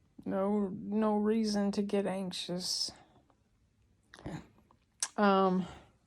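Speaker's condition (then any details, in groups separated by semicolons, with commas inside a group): ALS; breathing expected to worsen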